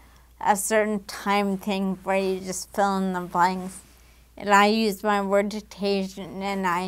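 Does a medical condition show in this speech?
Yes: damaged diaphragm.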